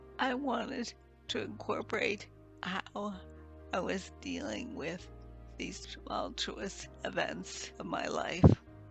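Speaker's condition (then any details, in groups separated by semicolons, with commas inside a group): Multiple sclerosis; quadriplegic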